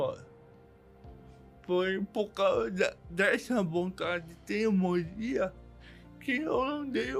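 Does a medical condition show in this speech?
Yes: cerebral palsy; diagnosed in childhood.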